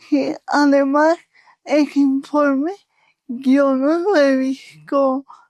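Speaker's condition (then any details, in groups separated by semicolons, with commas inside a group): Cerebral palsy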